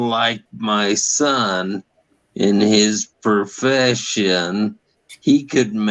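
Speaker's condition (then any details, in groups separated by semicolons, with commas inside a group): ALS; diagnosed about six and a half years ago; effect audible in voice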